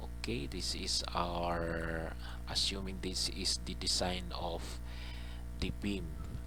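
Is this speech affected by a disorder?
No.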